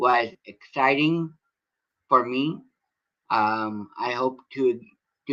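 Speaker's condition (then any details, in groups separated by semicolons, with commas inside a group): Cerebral palsy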